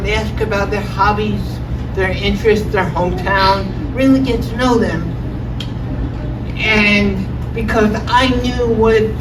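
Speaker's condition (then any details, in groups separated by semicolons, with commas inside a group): Cerebral palsy; with hearing loss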